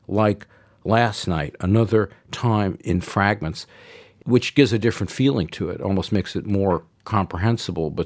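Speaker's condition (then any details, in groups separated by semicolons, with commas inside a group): No condition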